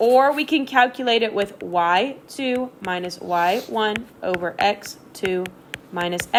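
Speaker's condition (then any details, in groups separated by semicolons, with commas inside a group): No condition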